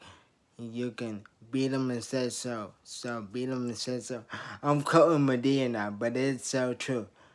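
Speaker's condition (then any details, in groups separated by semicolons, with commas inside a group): Traumatic brain injury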